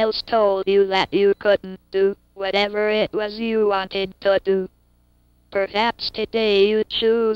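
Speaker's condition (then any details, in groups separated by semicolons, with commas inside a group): Cerebral palsy; cannot move limbs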